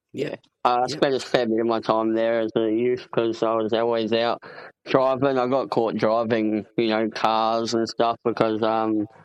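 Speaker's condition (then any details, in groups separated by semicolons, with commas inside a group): Cleft palate; congenital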